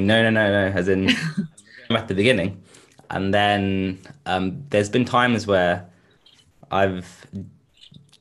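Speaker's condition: Stuttering; stuttering with blocks, neurological predisposition, attended speech courses and speech forums; blocks and stumbles, sometimes fluent with friends, fluent in rehearsed solo talk after repeated practice; repeated words, prolonged sounds

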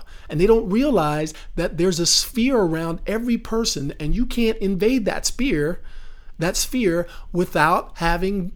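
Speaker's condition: No condition

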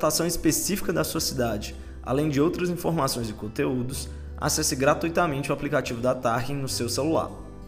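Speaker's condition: No condition

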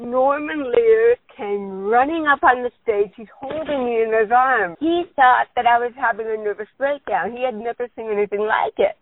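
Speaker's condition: Cerebral palsy; visible

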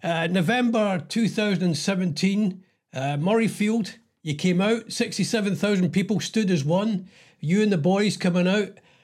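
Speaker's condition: No condition

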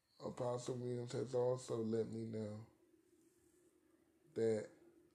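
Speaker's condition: Cerebral palsy; arthritis

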